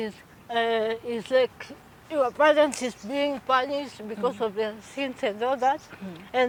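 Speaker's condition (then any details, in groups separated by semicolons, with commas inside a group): Cerebral palsy; from birth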